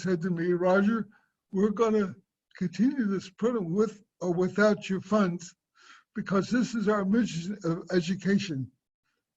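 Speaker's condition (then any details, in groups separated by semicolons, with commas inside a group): Cerebral palsy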